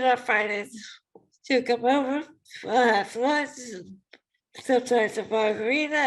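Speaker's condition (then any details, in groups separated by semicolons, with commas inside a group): ALS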